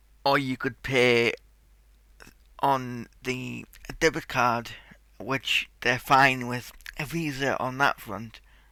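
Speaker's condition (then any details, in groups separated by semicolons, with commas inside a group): Cerebral palsy; tight muscles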